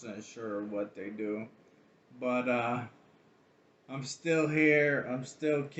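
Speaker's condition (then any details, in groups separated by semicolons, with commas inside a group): ALS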